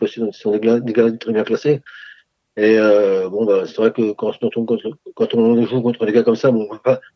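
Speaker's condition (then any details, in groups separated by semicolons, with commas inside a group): Parkinson's disease; Ping Pong Parkinson championships for 4 years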